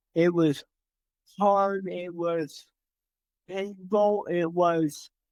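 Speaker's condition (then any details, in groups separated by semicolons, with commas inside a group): Cerebral palsy; from birth, entire left side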